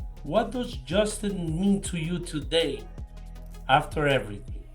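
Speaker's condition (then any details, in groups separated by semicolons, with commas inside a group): No condition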